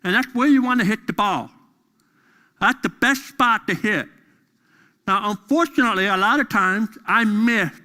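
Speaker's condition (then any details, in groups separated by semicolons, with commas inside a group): Deafness; deaf during school years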